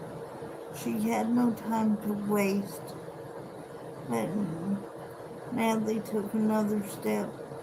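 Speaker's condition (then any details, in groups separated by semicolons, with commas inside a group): Cerebral palsy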